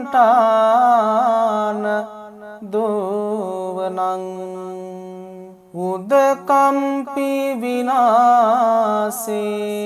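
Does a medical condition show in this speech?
No.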